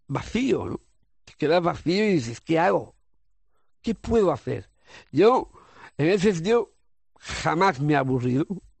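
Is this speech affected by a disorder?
Yes: Down syndrome; congenital.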